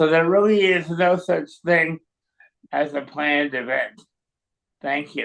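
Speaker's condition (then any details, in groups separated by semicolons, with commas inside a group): Cerebral palsy; long-term services and supports; voice may sound raised or yelling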